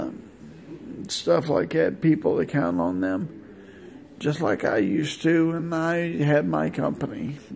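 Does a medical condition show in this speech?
Yes: multiple sclerosis; likely primary progressive, previously relapsing remitting.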